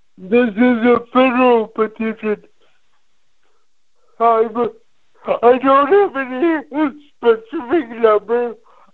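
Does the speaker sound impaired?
Yes: cerebral palsy; from birth, neuromuscular deficits affecting all daily activities, brain functions normally, past back surgery, opioids for pain; age 25, CBD and whole plant relax muscles, hands open better about three days; muscles very stiff especially when nervous, words repeated and clarified by relay operator.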